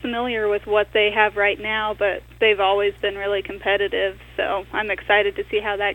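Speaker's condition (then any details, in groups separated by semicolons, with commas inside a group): No condition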